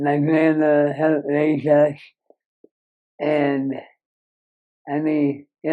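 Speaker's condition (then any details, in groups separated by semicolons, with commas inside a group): Moebius syndrome; severe nerve damage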